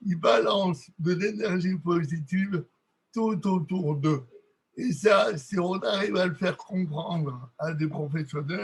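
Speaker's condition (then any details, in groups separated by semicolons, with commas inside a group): Cerebral palsy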